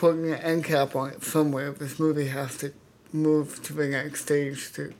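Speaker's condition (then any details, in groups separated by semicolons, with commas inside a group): Cerebral palsy; speech affected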